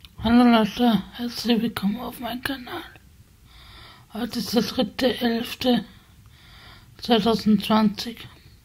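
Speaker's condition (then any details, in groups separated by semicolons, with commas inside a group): Spasticity from birth; multiple sclerosis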